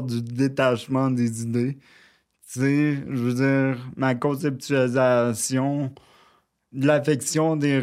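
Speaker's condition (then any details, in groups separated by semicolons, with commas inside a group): Cerebral palsy, near quadriplegia; spasms limit mobility, no standing balance, leans on support, needs adaptation and assistance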